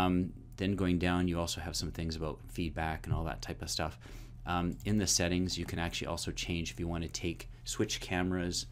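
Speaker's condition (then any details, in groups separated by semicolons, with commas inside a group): No condition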